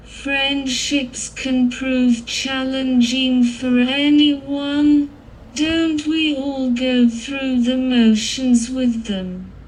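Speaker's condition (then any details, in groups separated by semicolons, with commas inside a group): Cerebral palsy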